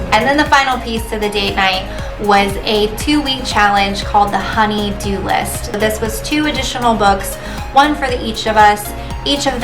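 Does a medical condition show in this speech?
No.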